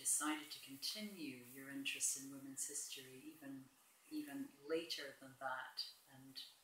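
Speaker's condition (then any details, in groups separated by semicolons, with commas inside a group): No condition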